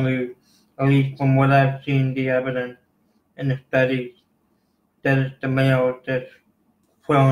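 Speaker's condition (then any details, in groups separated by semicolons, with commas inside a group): Cerebral palsy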